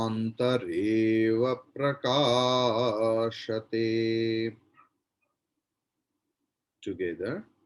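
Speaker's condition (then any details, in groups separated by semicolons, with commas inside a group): No condition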